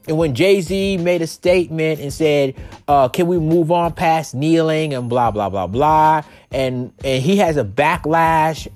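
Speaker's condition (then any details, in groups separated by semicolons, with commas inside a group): No condition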